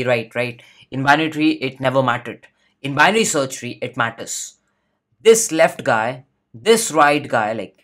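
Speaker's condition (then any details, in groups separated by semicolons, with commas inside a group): No condition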